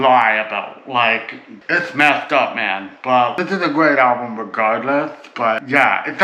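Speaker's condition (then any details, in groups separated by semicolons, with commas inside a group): Cerebral palsy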